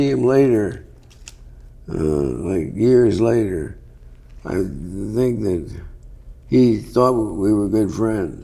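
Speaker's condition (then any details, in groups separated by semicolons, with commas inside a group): Parkinson's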